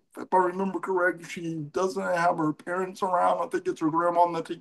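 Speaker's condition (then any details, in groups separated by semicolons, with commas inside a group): Cerebral palsy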